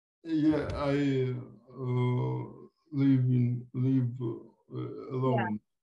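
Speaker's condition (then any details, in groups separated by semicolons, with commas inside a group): Cerebral palsy; from birth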